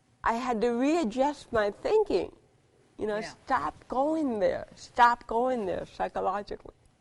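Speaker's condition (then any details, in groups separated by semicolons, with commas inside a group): Cerebral palsy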